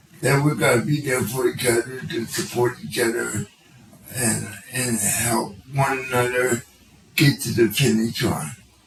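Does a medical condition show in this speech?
Yes: cerebral palsy.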